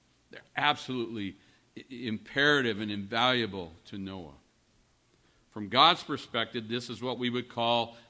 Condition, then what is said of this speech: No condition.